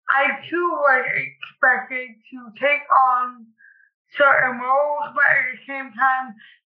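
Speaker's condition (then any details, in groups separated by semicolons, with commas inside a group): Cerebral palsy; listeners wrongly judge intelligence from speech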